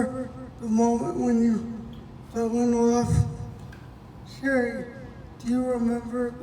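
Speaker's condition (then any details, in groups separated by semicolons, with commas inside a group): Cerebral palsy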